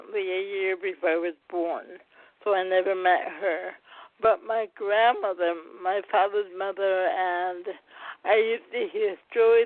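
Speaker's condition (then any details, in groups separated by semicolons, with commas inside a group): Cerebral palsy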